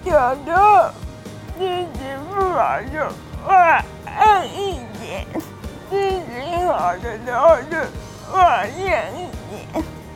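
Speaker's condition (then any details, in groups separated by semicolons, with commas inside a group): Cerebral palsy; limbs affected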